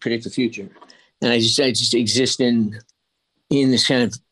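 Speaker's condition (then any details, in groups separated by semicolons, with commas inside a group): Early onset Parkinson's disease; spinal surgery avoiding paralysis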